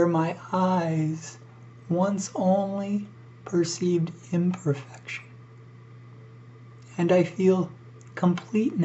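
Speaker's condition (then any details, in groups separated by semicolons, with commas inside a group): ALS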